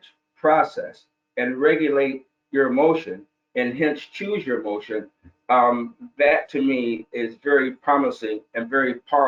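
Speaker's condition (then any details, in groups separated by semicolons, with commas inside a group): No condition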